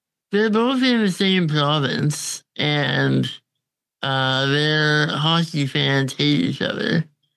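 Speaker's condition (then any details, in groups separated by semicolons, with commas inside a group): Congenital muscular dystrophy; goes out downtown independently with ventilator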